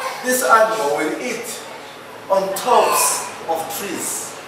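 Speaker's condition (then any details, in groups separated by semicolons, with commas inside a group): No condition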